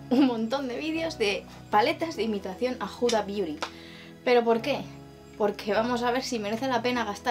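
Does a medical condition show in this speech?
No.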